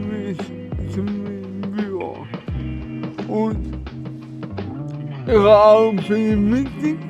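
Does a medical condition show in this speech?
Yes: cerebral palsy; present since birth.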